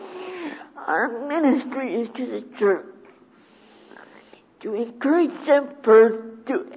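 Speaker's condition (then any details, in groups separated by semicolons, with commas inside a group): Cerebral palsy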